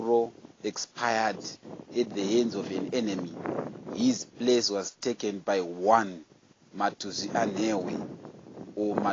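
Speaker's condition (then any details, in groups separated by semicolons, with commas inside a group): No condition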